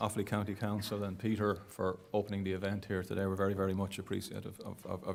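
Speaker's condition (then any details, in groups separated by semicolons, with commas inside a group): No condition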